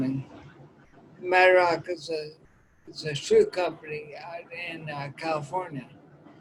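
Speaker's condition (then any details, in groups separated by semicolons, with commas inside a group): Ataxia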